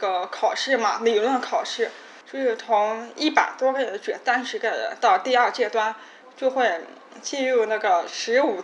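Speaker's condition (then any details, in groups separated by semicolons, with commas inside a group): Hearing impairment; childhood hearing damage, caused by accident, completed rehabilitation training with family support; past speech training, parents spoke behind back, each word repeated hundreds of times daily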